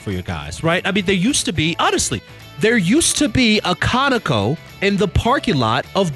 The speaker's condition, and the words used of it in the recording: None; typical speech.